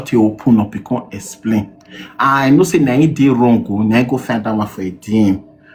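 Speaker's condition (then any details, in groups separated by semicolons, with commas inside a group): No condition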